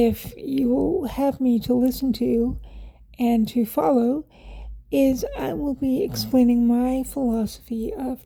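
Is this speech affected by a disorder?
Yes: cerebral palsy; wheelchair user.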